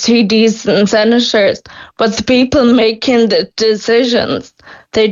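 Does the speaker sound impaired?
Yes: Friedreich's ataxia; progressive, wheelchair user, in 20s, sky claras drug by Biogen wanted, not yet funded; deteriorating month to month, losing mobility, cannot transfer without two-person hands-on support; losing speech, losing swallow.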